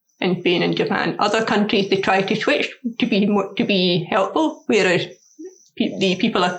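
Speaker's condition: Deafness; learned to speak through speech therapy

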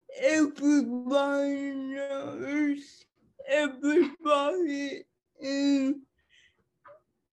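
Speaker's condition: Cerebral palsy; cerebral palsy since childhood

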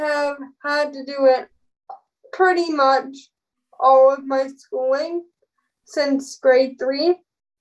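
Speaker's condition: Spastic cerebral palsy, spastic, with dystonia, all four limbs

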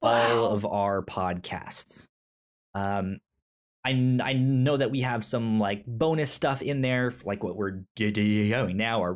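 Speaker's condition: Stutter; stutter when talking; repeated sounds, repeated words

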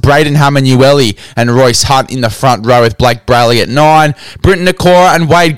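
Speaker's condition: No condition

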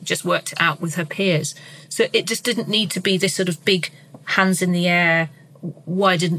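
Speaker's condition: No condition

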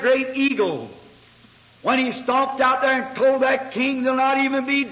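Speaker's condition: No condition

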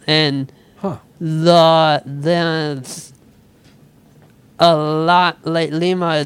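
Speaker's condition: Speech impediment; Google translator voice input once misrecognized speech

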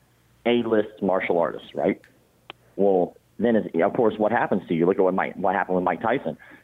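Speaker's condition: Cleft palate; congenital

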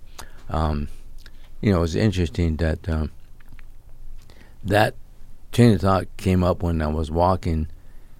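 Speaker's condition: ALS; talking getting harder

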